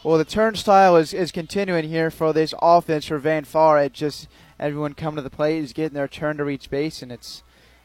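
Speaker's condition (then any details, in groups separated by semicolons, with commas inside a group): No condition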